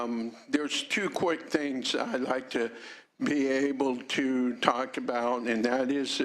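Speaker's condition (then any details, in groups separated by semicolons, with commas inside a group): Cerebral palsy, mild; minor case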